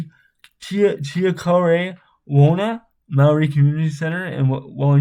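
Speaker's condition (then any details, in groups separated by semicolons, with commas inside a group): Spastic cerebral palsy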